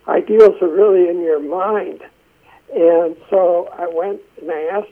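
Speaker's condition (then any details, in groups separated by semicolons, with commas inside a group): Essential tremor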